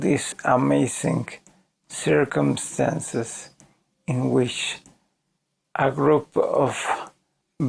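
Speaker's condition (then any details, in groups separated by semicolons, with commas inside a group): ALS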